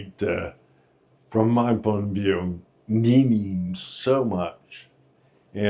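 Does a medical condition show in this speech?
Yes: Friedreich's ataxia.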